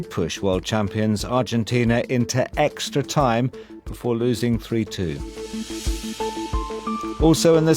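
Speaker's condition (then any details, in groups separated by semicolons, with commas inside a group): No condition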